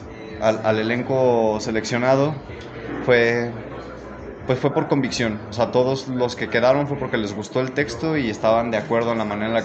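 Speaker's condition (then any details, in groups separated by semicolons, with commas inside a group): No condition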